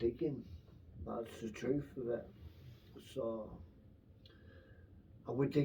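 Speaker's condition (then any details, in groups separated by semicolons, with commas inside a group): Brain infection with surgery; brain lesions from infection, brain surgery, was locked-in, paralysed; recovering, relearned walking, speech improved over six to seven months; left-side paralysis, breathing tube, hardly talked early, words jump out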